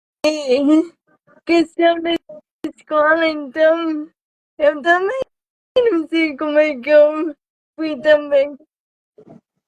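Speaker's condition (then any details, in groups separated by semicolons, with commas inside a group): Cerebral palsy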